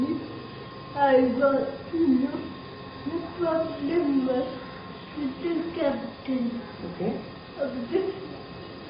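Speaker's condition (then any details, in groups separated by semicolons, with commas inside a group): Cerebral palsy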